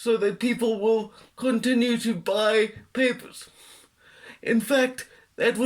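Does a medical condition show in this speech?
Yes: quadriplegic cerebral palsy, severe.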